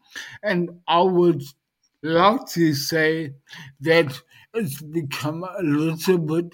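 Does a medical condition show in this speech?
Yes: dysarthria post-stroke; speech highly affected, lost most mobility, vision and hearing also affected; years post-stroke, slowly improving, speaking, eating, walking, one-handed wheelchair, speech therapy with Bethany Wilson; initially unable to communicate by text or voice, often not understood, now more understandable.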